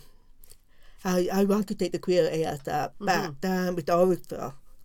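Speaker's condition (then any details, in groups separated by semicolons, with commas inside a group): Profound deafness; no cochlear implant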